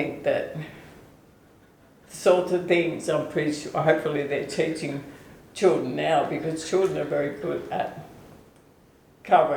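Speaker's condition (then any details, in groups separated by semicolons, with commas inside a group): ALS/MND; onset foot drop, later tongue and speech involvement; progressive paralysis, prior immunoglobulin therapy, deterioration continuing; tongue symptoms about a year, speech now affected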